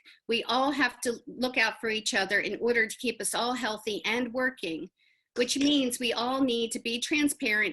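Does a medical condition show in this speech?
No.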